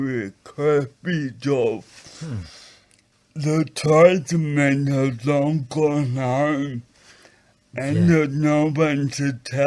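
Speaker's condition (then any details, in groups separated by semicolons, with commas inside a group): Acquired brain injury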